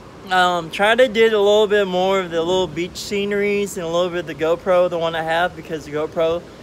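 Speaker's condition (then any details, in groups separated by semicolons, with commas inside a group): No condition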